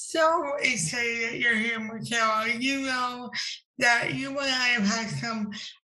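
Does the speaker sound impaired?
Yes: cerebral palsy; since birth, uses wheelchair, visibly disabled.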